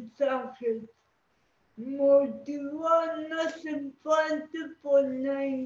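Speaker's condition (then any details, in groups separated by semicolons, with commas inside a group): Cerebral palsy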